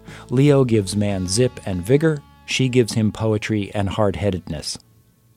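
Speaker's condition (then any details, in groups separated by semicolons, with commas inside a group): No condition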